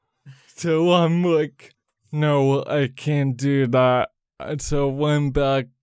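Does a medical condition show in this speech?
Yes: cerebral palsy; congenital, did not walk until age three, runs competitively, first Nike professional runner with cerebral palsy.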